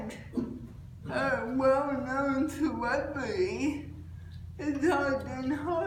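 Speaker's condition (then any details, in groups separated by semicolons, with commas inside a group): Cerebral palsy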